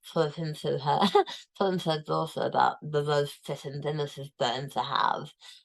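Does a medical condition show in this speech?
Yes: tongue cancer, tongue removed.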